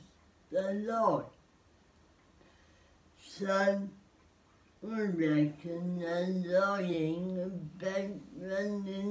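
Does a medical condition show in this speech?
Yes: cerebral palsy; spastic.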